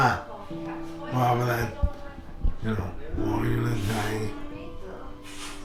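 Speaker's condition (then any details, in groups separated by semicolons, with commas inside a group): Motor neurone disease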